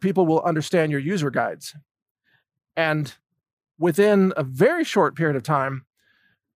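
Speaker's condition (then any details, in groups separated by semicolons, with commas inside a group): No condition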